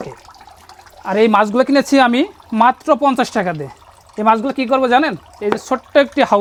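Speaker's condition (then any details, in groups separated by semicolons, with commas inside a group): No condition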